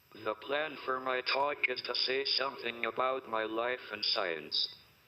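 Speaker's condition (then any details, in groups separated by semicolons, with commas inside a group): Motor neuron disease, speech-generating device; tracheostomy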